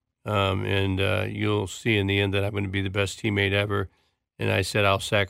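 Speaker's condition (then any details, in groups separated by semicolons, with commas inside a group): Parkinson's disease; speech tough, speech therapy with ahs before going on air, big and loud voice training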